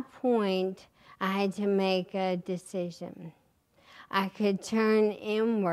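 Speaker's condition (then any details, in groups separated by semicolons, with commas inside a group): ALS; recently diagnosed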